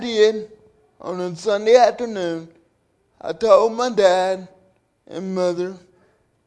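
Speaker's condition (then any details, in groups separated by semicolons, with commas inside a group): Cerebral palsy; carried by parents and friends since birth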